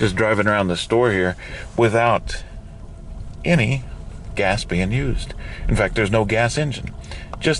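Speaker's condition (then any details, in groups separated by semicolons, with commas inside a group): No condition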